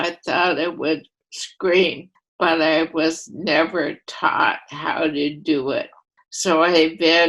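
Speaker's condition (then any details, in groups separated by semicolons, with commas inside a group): Primary lateral sclerosis; voice affected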